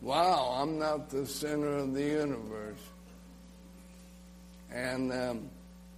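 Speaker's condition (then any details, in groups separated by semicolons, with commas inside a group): ALS; spitting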